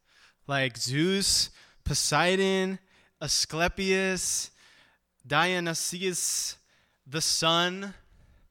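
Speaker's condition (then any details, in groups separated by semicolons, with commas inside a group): No condition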